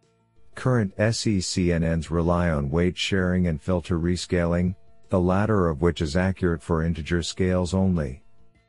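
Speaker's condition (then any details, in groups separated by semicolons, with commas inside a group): No condition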